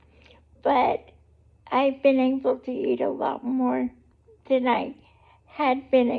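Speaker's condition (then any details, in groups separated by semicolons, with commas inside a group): Cerebral palsy; able to talk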